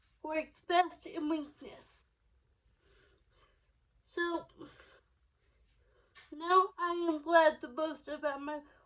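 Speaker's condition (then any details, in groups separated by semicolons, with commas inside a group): Cerebral palsy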